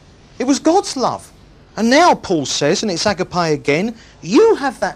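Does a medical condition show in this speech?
No.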